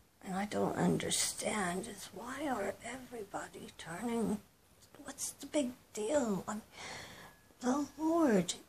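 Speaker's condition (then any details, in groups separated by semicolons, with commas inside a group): Cerebral palsy; present from birth, arthritic hips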